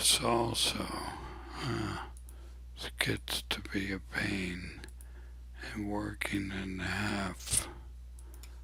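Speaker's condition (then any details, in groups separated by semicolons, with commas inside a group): ALS; abnormally slow voice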